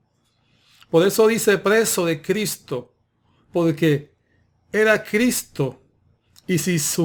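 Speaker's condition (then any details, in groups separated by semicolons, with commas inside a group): No condition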